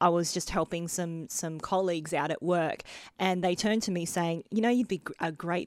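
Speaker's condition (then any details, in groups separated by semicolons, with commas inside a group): Bilateral cleft lip and palate; congenital bilateral, lip and palate did not fuse before birth, multiple hospital operations before school age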